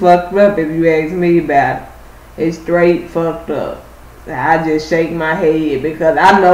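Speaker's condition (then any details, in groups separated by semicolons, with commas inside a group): Cerebral palsy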